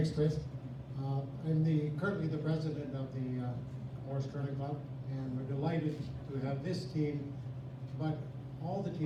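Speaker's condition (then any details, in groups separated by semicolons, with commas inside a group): No condition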